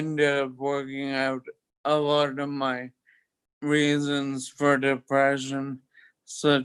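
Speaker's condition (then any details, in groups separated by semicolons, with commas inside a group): Toxic leukoencephalopathy, locked-in syndrome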